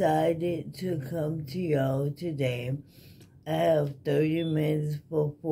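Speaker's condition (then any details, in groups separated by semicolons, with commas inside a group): ALS; voice changed early, can no longer sing, voice main early symptom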